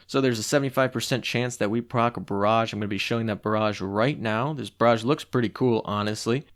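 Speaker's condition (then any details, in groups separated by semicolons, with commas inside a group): No condition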